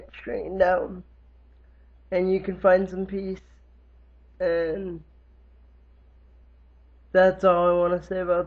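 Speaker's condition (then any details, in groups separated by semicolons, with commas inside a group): Cerebral palsy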